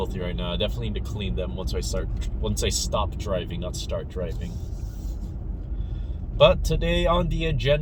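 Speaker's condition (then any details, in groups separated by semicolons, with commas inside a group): No condition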